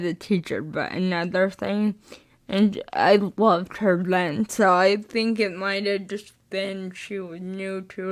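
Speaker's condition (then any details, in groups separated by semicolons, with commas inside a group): Spastic cerebral palsy, mixed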